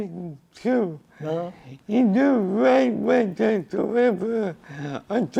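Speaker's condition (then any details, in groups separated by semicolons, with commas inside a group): Cerebral palsy; from birth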